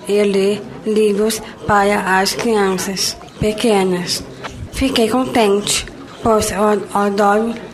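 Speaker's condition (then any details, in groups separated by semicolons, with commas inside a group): Down syndrome; trisomy 21, genetic, present from birth; 22 years old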